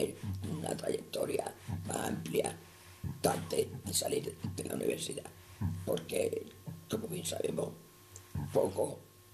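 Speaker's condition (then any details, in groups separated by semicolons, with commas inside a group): Total laryngectomy; laryngeal cancer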